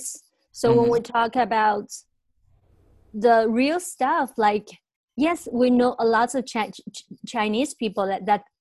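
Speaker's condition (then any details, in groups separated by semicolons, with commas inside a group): Stuttering; stuttering throughout life, still struggling with it; easier to understand than some non-stuttering Chinese speakers, knows exactly what to say but cannot say it normally; repeated sounds, prolonged sounds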